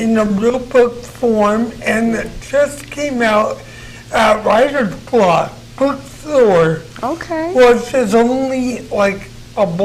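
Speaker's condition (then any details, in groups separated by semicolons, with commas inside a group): Cerebral palsy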